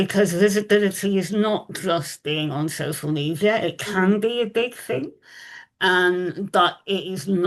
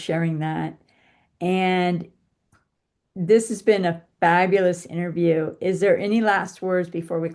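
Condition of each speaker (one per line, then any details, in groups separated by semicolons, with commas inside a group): Moebius syndrome facial paralysis; congenital rare facial paralysis; limited communication, compensates with voice modulation
No condition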